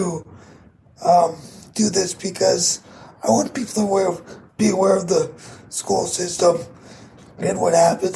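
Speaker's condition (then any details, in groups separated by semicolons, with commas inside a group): Cerebral palsy; voice audibly affected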